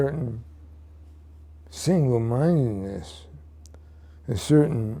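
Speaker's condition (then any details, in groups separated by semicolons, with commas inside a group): Parkinson's disease; 16 years since onset, on medication, symptoms fluctuate daily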